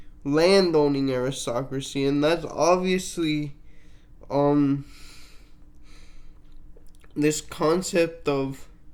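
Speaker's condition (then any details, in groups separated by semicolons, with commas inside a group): Cerebral palsy, mixed, mild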